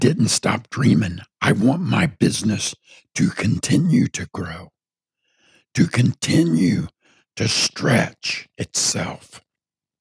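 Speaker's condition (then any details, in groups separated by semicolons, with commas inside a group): Partial laryngectomy from throat cancer; throat cancer survivor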